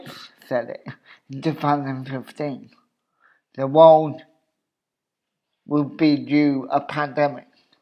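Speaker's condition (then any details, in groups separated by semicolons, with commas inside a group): Cerebral palsy; obvious speech impediment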